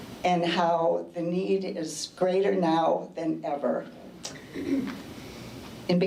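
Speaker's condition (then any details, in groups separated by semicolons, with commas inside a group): No condition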